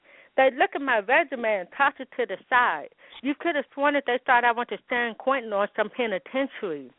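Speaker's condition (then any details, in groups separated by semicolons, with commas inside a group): Hearing loss with speech impediment, congenital; learned sign language at four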